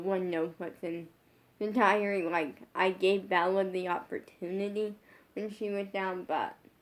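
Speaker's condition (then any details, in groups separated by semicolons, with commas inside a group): Brain injury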